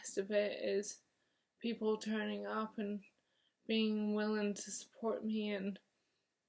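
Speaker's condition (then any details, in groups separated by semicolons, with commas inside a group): Motor neurone disease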